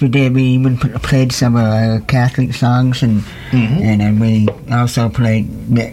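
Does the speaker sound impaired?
Yes: deafness; wears hearing aids; wearing hearing aids; some speech problems, host understands fine, voice does not allow singing.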